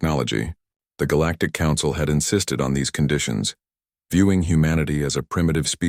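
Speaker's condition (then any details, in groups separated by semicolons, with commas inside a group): No condition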